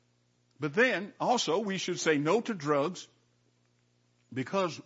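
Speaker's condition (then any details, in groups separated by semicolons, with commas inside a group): No condition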